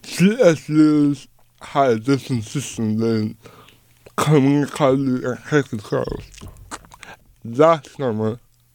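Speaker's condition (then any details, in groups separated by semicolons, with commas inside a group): Cerebral palsy; hand tremors known as dystonia, difficulty taking notes; speech difficult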